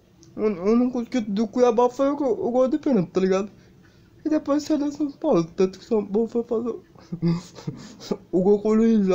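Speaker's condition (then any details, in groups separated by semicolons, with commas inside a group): Cerebral palsy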